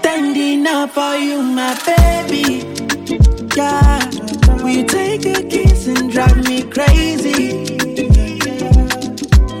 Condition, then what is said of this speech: No condition.